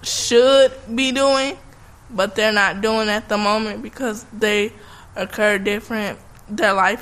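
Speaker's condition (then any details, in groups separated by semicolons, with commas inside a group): Cerebral palsy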